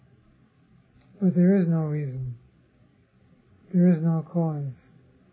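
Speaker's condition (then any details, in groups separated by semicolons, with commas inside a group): Parkinson's disease; others offer remedies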